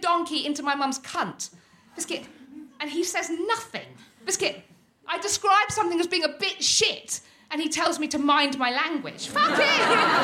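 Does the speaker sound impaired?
Yes: Tourette's syndrome; neurological condition, uncontrollable movements and noises (tics), uses wheelchair, long-standing; frequent vocal tics, hedgehog, beans, cats, random words and phrases, swearing, can't stay on script.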